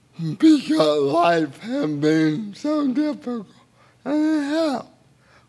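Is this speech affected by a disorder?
Yes: cerebral palsy; speech a little unclear, a little difficult.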